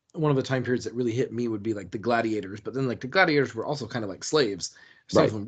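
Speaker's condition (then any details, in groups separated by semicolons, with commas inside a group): No condition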